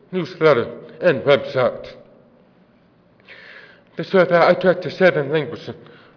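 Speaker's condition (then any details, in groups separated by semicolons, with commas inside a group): Deafness; works with interpreters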